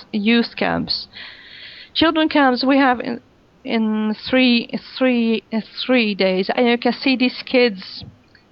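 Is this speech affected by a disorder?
Yes: stuttering; stutter with silent blocks, freezes, body movements and tics, major stuttering on oral presentations; stutters a lot in this recording, recording stress increases stutter; slow, clear, articulated speech, mostly fluent in English and Swedish, more stuttering in Dutch, German, French; here repeated words, prolonged sounds.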